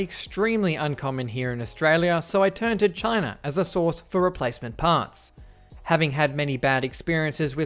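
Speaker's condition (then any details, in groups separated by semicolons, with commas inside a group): No condition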